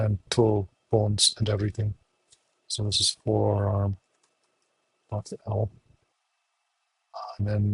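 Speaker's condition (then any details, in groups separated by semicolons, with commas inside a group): No condition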